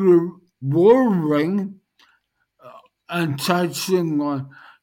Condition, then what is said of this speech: Dysarthria. So you've certainly overcome that barrier of dysarthria.